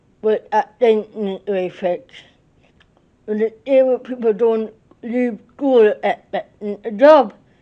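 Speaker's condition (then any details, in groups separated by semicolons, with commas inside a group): Cerebral palsy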